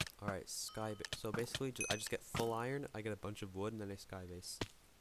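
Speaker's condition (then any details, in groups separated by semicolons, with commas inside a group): No condition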